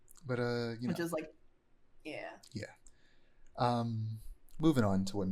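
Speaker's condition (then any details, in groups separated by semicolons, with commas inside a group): No condition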